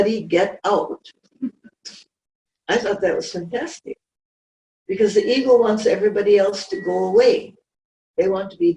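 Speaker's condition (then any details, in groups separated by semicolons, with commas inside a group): No condition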